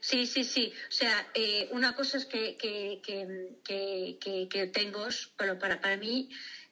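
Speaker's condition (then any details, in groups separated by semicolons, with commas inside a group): Aphasia after stroke; difficulty finding names of things, expression sometimes hard, cannot speak as wished, worse at night when tired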